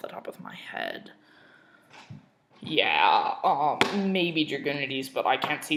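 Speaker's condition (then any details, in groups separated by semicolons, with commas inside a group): No condition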